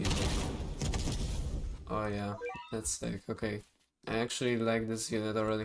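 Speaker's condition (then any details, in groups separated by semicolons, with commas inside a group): No condition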